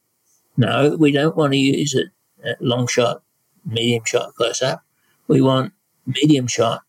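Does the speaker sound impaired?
Yes: Parkinson's disease; no tremor, about 12 years since onset; voice hesitant and lower volume, sounds a bit different, speech affected only recently.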